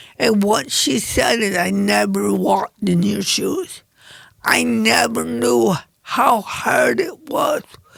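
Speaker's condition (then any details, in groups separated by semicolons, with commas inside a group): Cerebral palsy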